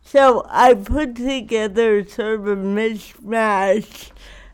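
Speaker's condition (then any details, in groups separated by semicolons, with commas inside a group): Cerebral palsy; wears down with age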